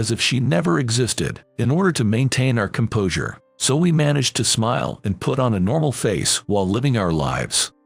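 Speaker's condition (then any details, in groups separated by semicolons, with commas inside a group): No condition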